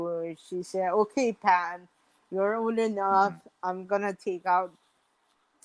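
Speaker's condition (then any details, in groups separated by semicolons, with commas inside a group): Mild cerebral palsy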